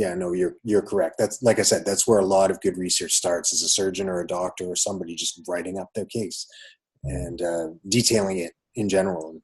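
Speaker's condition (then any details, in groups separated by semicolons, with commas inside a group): No condition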